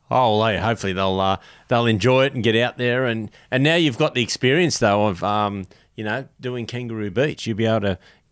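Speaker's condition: No condition

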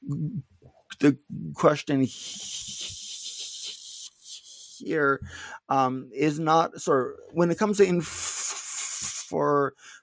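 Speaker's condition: Stuttering; little stuttering during this recording; prolonged sounds, blocks

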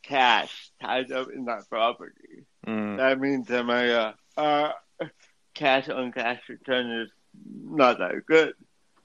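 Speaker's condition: Cerebral palsy; cerebral palsy from birth, affects speech and motor skills, poor balance and falls in childhood

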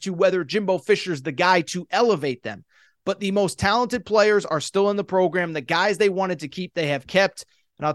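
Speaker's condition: No condition

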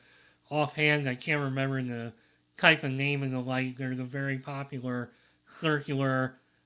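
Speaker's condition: Cleft lip and palate

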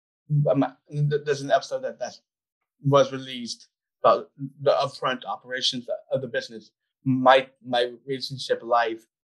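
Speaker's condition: Down syndrome; described as very articulate in giving details, public speaker, gave TEDx talk, hosts own podcast

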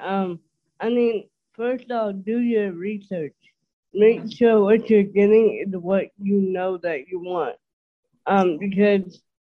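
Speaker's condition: Dysarthria; working on it

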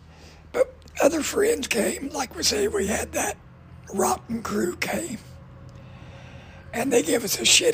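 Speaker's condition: Voice damage from cancer; cancer damage to voice box

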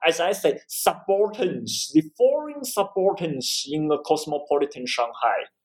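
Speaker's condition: No condition

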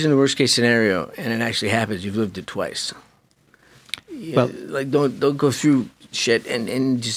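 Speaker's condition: Parkinson's disease; young onset, diagnosed at age 29

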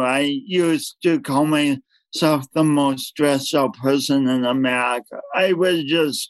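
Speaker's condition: Speech impediment from birth injury; kinked umbilical cord at birth

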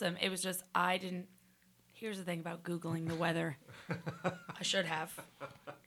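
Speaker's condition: No condition

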